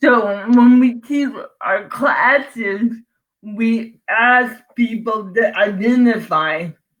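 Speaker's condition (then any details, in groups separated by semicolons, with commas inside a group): Cerebral palsy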